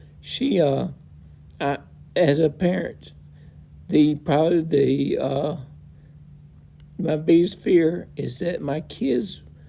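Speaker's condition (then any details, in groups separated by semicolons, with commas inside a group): Multiple system atrophy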